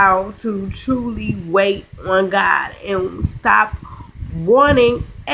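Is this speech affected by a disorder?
Yes: cerebral palsy, spastic.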